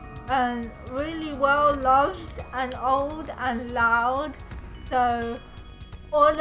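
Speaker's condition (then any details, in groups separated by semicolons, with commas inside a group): Cerebral palsy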